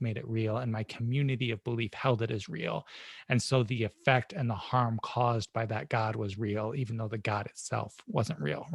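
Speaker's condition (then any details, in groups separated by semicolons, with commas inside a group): No condition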